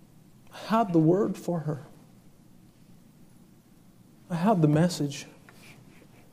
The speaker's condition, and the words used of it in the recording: No condition.